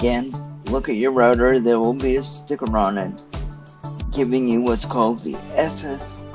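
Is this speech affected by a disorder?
Yes: cerebral palsy; stiff muscles.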